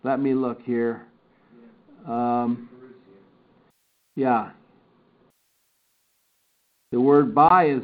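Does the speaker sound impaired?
No.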